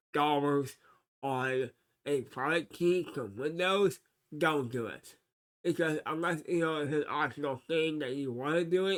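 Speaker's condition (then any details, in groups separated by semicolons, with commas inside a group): Cerebral palsy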